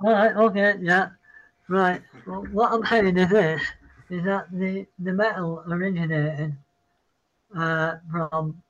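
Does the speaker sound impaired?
Yes: Parkinson's; citing Parkinson's.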